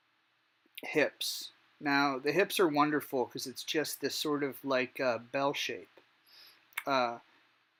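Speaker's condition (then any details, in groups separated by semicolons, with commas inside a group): No condition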